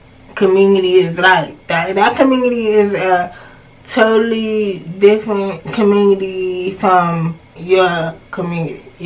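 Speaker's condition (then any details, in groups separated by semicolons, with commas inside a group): Cerebral palsy; hard of hearing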